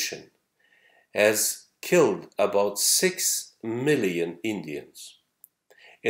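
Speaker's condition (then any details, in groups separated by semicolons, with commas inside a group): No condition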